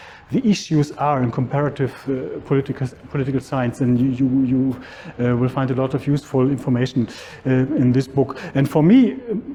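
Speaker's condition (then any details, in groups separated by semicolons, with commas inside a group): No condition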